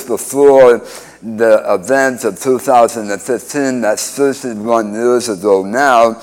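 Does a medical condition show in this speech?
Yes: speech impediment after cancer surgery; incurable recurrent cancer in mouth floor and tongue, chemotherapy, radiation, failed immunotherapy at Dana-Farber, antibody drug.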